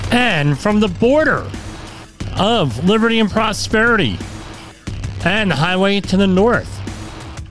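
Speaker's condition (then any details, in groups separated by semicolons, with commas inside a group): Cleft lip and palate; present since childhood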